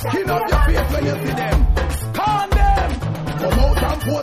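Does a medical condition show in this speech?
No.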